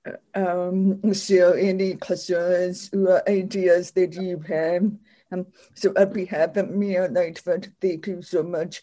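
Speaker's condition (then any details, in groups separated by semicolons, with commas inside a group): Deafness; speaks for self, also uses sign language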